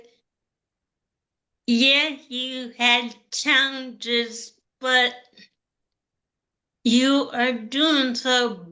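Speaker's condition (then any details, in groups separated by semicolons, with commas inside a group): Cerebral palsy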